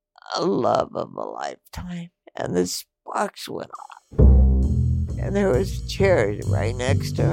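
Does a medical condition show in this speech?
Yes: multiple system atrophy; diagnosed 2015 after six doctors, about four years, lungs and muscles atrophying; bedbound since shortly after Christmas, about four years since onset, planning medical aid in dying; brain does not signal breathing, must consciously blink, still talking, expects to lose voice.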